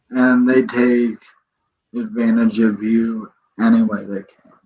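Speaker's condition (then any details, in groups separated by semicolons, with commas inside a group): Cerebral palsy; present from birth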